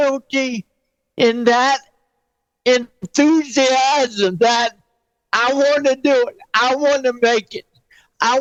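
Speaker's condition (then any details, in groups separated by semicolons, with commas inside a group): Cerebral palsy; present since birth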